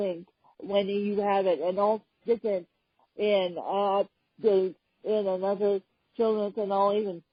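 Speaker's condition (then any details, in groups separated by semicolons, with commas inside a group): Hemiplegic cerebral palsy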